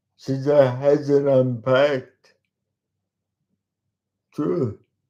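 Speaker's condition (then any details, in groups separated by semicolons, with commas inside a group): Cerebral palsy; talks slowly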